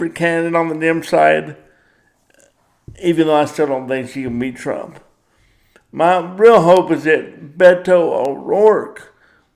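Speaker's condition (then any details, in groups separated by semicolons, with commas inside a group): Cerebral palsy; power wheelchair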